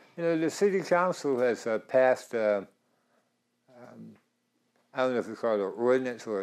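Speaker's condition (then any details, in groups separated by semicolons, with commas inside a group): Tongue cancer; dry mouth overcome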